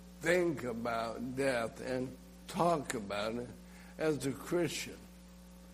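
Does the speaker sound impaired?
Yes: ALS; drops things.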